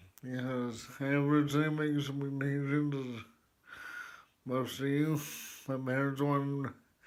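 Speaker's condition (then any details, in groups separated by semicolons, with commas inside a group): Cerebral palsy, severe; spastic type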